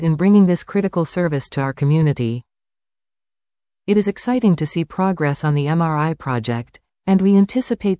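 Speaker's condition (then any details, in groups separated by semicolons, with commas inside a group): No condition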